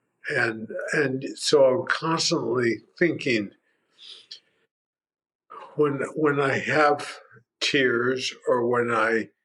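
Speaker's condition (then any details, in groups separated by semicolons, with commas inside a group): Primary lateral sclerosis; tongue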